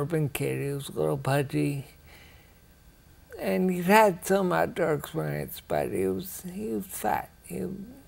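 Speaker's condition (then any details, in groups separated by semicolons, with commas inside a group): Ataxia; rare, progressive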